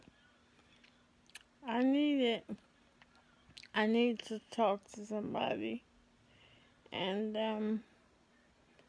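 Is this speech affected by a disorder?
Yes: ALS; affects hands.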